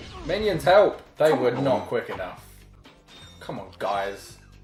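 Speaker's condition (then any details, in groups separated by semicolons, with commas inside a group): No condition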